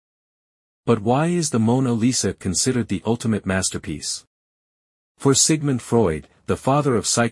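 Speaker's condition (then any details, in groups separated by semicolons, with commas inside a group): No condition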